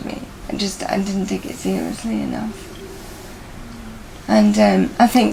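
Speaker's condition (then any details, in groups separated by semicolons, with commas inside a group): MND; occupational, physio and speech therapy, impaired hand function; voice impaired and worsening, voice banked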